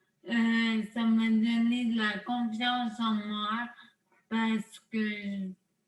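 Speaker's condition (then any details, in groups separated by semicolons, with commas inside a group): Traumatic brain injury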